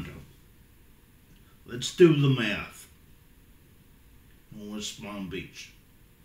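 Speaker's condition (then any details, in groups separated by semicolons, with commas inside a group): Cerebral palsy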